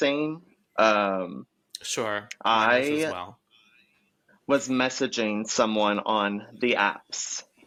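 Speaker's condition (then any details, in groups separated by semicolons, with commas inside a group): No condition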